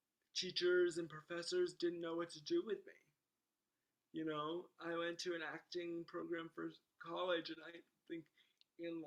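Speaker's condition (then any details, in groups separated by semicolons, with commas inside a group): Cerebral palsy; wheelchair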